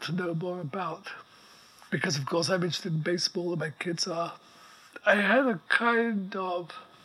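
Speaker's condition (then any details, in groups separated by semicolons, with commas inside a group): ALS; breathes with respirator apparatus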